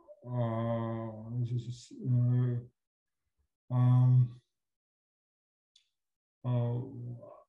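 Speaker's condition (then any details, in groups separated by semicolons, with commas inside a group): Cerebral palsy; from birth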